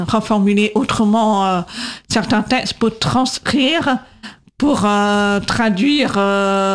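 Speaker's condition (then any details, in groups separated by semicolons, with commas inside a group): Deaf from birth, congenital; atypical voice, speech recognition struggles to understand, 20 years speech therapy, lpc coder in class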